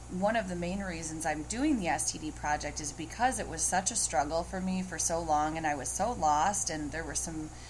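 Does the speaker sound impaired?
No.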